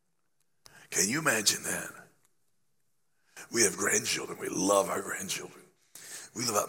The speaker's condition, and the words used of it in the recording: Throat cancer. I started out preaching in a whisper, and God's given it a little more strength.